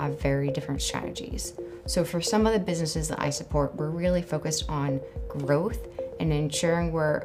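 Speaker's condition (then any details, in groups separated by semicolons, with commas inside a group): No condition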